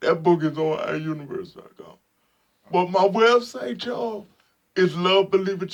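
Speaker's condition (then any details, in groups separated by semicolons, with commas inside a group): Spastic quadriplegic cerebral palsy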